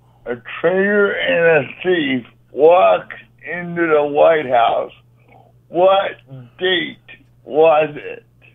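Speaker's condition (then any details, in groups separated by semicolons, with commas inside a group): Cerebral palsy; voice sounds like a rock singer's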